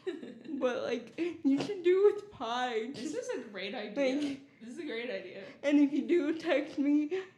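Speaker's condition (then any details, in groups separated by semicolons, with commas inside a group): Cerebral palsy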